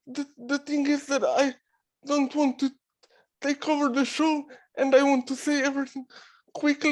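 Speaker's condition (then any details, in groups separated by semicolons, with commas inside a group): Cerebral palsy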